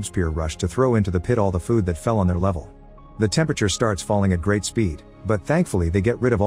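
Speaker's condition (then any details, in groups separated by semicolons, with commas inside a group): No condition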